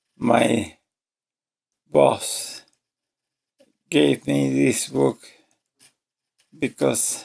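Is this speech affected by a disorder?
Yes: ALS.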